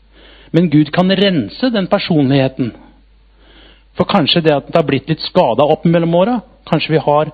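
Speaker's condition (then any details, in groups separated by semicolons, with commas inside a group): No condition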